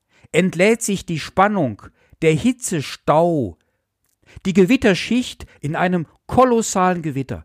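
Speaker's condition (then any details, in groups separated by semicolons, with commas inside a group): No condition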